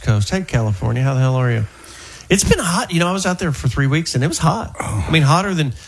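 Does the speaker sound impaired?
No.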